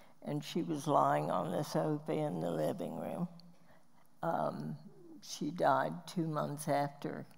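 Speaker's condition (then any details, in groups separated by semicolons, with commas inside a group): Spasmodic dysphonia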